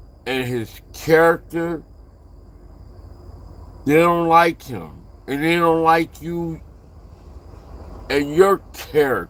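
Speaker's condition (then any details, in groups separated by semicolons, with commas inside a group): Slurred speech; still slurs words occasionally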